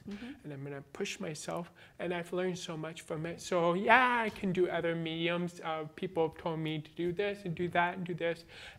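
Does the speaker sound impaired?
Yes: born deaf, cochlear implant, congenital.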